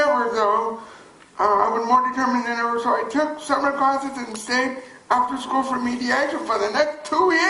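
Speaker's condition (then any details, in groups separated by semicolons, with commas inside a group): Cerebral palsy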